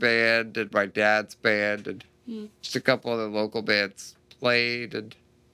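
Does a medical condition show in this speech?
Yes: Duchenne muscular dystrophy; spontaneous mutation, no family history, diagnosed at age 3, too weak to walk, wheelchair since age 12.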